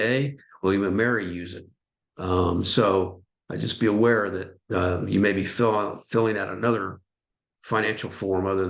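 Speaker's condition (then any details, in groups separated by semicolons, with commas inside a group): No condition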